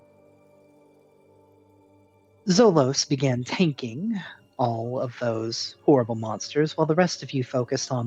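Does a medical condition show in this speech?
No.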